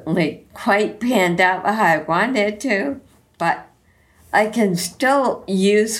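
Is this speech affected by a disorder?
Yes: Friedreich's ataxia; inherited degenerative ataxia, onset around 15 or 16, diagnosed at 19, gene confirmed, balance, coordination problems; 42 years since diagnosis, worsening fatigue, hits a wall by 4 p.m; slurred speech.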